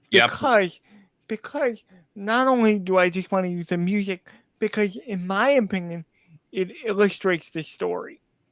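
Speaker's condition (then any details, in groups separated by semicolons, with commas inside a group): Cerebral palsy; uses a wheelchair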